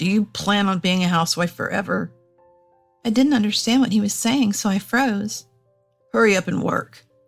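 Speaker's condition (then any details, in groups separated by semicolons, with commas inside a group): No condition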